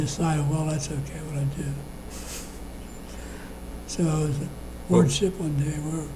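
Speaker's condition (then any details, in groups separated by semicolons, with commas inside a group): Parkinson's disease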